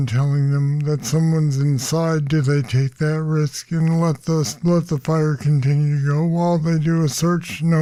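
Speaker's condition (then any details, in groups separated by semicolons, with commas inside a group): Parkinson's disease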